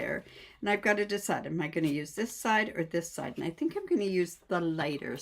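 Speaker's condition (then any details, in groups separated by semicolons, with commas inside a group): No condition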